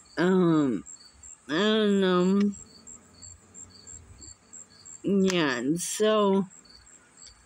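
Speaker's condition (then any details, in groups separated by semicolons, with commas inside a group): Muscular dystrophy; unable to walk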